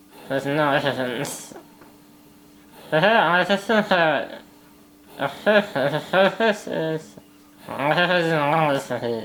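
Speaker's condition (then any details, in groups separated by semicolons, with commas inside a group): Spinal muscular atrophy type 1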